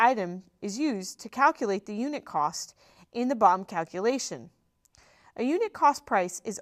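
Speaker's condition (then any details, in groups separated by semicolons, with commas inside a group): No condition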